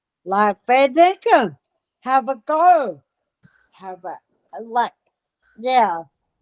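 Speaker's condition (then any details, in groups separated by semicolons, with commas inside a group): Multiple system atrophy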